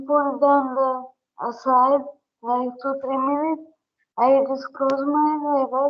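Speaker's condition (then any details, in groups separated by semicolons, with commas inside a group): Brain injury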